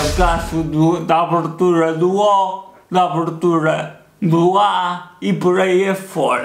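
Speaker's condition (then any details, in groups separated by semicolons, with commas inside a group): Cerebral palsy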